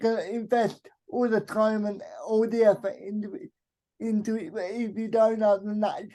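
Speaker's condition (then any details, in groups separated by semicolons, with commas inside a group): Cerebral palsy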